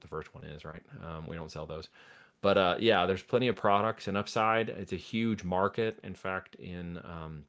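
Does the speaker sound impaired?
No.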